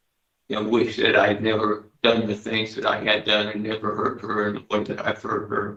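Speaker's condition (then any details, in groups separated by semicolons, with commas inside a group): Parkinson's disease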